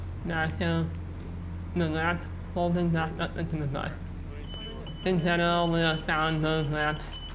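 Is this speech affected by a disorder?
Yes: muscular dystrophy.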